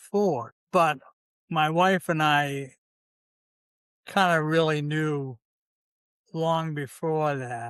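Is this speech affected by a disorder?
Yes: ALS; limb onset; possibly slow progressor; can still talk.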